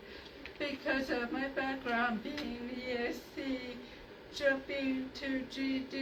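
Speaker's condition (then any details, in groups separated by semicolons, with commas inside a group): Cerebral palsy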